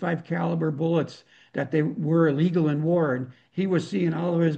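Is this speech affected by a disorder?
No.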